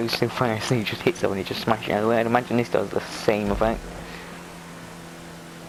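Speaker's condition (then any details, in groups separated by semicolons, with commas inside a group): No condition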